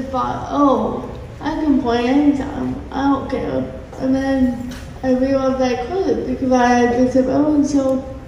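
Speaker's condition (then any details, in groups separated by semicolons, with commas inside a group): Cerebral palsy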